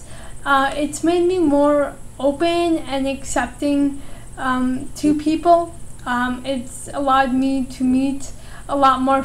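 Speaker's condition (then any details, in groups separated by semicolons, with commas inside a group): Cerebral palsy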